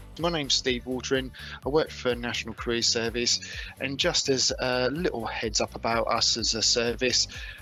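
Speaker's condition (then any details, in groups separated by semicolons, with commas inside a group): No condition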